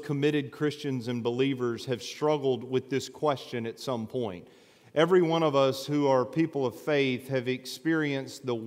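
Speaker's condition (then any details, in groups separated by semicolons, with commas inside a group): No condition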